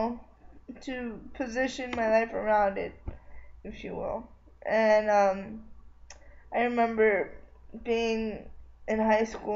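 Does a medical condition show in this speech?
Yes: cerebral palsy.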